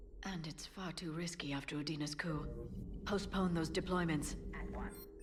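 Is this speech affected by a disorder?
No.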